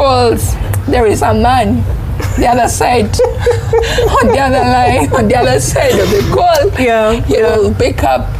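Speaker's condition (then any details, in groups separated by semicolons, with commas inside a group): Cerebral palsy; onset in secondary school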